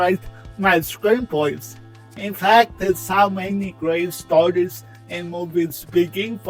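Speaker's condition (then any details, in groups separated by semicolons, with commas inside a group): Cerebral palsy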